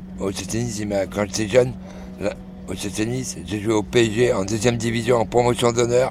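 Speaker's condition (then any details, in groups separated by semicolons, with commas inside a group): Throat cancer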